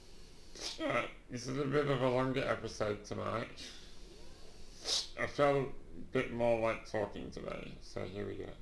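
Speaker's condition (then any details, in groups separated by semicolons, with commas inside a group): Duchenne muscular dystrophy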